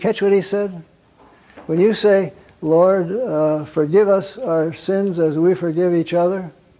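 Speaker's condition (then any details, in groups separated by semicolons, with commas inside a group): Parkinson's; wakes at night, gets up around 3 am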